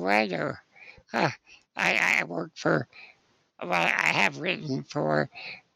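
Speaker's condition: Spinal muscular atrophy; lifelong wheelchair use

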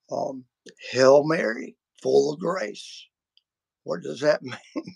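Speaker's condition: Vocal cord surgery; including laser treatment

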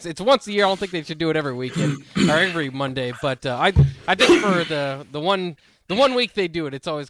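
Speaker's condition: No condition

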